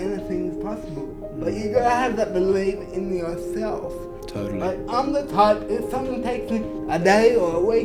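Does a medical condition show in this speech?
Yes: cerebral palsy.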